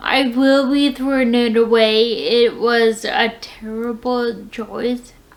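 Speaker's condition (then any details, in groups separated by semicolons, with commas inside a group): Friedreich's ataxia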